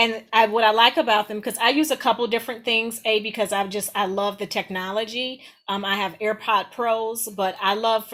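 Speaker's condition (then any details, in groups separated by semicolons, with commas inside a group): No condition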